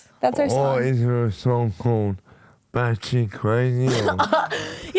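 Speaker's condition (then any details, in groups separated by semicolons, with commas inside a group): Motor neurone disease; voice became very nasal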